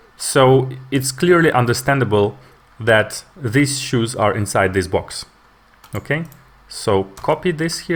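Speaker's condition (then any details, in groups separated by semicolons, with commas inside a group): No condition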